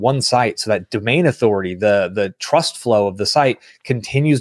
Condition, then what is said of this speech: No condition.